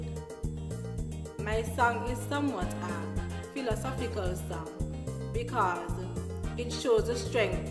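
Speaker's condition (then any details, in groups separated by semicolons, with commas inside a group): No condition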